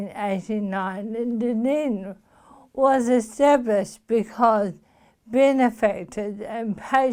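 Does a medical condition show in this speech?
Yes: motor neuron disease.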